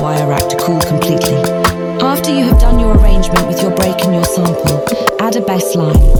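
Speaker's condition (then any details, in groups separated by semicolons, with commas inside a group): No condition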